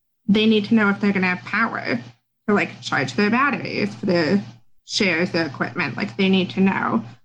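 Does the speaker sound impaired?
Yes: deafness; reads lips, wears cochlear implants; had speech therapy.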